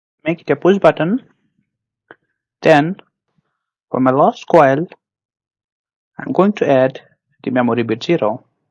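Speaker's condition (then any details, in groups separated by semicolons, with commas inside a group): No condition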